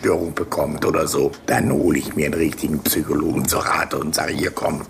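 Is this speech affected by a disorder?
Yes: laryngectomy after laryngeal cancer; total laryngectomy for laryngeal cancer, shunt valve voice prosthesis in tracheoesophageal fistula; years since surgery, ate again after 8 days, home and speaking as now by day 11; presses tracheostoma shut, air redirected to pharynx, pharyngeal segment vibrates like vocal folds.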